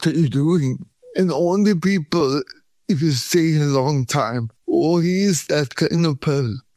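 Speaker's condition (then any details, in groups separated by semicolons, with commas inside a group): Cerebral palsy; from birth, no breathing first 40 minutes at birth, feet opposite of Charlie Chaplin, body shaking 40 years; muscle cramps and pain from shaking, cramp free after 5 days in Thailand, pain back within 3 days in Sweden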